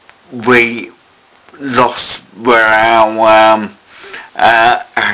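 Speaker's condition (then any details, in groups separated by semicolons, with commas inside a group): Cerebellar ataxia; onset after childhood, poor balance, walks with walking sticks or holding hands, hospital taught stairs on bottom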